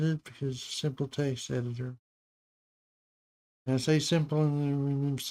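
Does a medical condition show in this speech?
Yes: Parkinson's disease.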